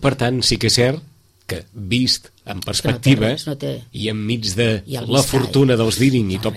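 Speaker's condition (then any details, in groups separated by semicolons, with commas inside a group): No condition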